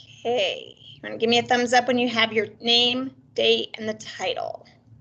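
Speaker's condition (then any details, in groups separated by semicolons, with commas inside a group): No condition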